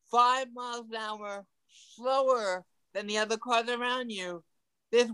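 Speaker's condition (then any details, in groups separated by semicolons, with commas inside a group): Ataxic cerebral palsy; mild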